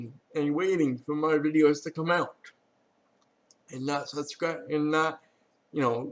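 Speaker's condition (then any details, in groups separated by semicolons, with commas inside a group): Cerebral palsy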